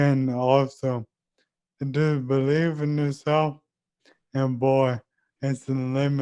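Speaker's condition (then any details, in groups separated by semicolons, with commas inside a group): ALS; leg onset, affects walking, arms, hands, speech; diagnosed at 29, about two years since diagnosis; voice currently clear, considering voice banking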